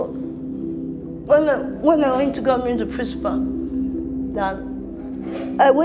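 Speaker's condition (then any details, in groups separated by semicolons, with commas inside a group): Severe cerebral palsy; uses wheelchair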